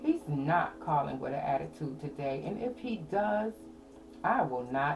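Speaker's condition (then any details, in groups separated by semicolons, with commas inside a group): No condition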